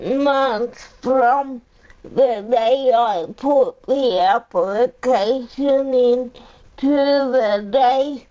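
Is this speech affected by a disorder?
Yes: cerebral palsy; uses a power chair.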